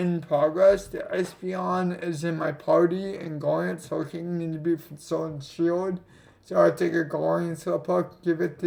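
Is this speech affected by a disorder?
Yes: cerebral palsy; affects legs.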